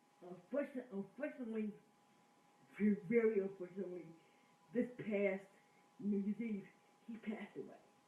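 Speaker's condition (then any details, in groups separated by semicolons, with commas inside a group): Cerebral palsy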